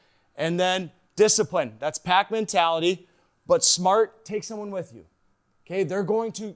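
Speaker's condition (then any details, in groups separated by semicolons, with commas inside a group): No condition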